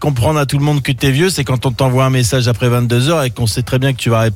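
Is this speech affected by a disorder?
No.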